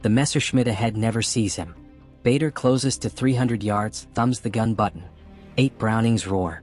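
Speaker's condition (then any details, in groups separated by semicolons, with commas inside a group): No condition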